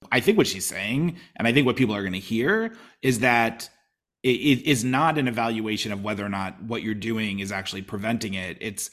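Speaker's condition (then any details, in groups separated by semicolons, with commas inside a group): No condition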